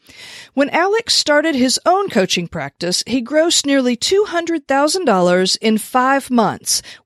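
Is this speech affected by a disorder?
No.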